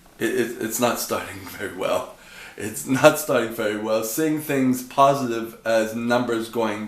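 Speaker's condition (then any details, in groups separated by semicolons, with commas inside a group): No condition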